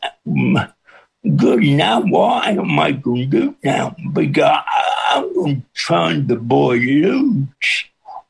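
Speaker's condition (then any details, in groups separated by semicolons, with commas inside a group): Cerebral palsy with speech impediment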